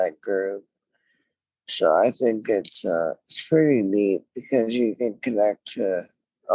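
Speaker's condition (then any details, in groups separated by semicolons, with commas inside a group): Traumatic brain injury; caused by over 60 concussions from severe tics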